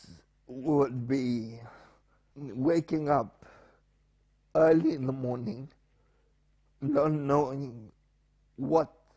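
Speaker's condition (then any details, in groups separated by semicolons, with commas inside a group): Spastic paraplegia with essential tremor; chronic, with essential tremor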